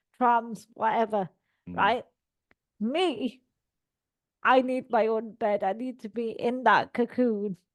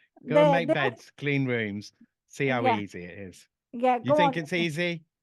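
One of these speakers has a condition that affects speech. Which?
The first: cerebral palsy; from birth, all four limbs; speech sometimes slurred when tired or nervous.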